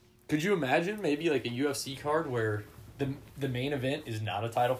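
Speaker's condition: No condition

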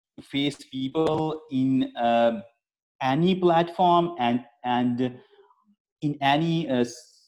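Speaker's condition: Stammering; persistent stammering, practices speech techniques, PSF Toastmasters Club for stammerers; still stammers, comfortable sharing thoughts, marked improvement over past 4 months with Toastmasters; stumbles in speaking, amount varies, expresses self easily despite stammering; prolonged sounds, blocks

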